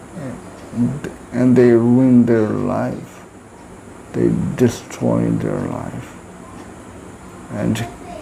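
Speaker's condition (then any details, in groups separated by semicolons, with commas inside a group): Cerebral palsy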